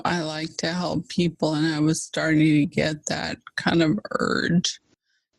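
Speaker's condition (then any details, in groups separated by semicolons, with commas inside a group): ALS (Lou Gehrig's disease); fast progressing form; almost bedbound, uses wheelchair; voice wonky, full voice earlier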